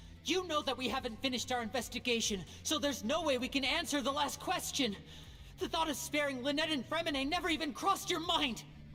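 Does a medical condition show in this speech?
No.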